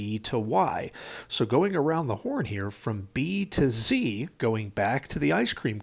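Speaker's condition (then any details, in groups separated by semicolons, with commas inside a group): No condition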